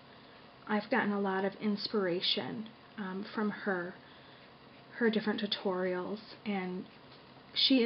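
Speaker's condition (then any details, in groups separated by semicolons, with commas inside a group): No condition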